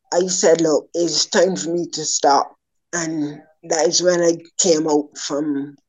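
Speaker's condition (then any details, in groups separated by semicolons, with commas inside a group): Ataxia; slowly progressive degenerative ataxia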